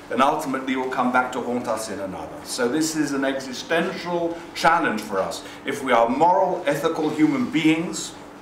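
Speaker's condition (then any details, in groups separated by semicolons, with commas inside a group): No condition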